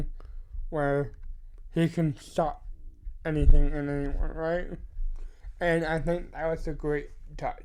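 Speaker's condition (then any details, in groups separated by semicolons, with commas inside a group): Cerebral palsy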